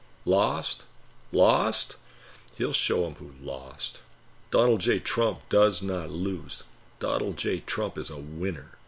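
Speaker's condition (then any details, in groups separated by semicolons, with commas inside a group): No condition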